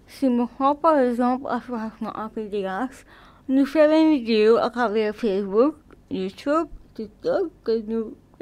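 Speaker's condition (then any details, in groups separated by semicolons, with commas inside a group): Cerebral palsy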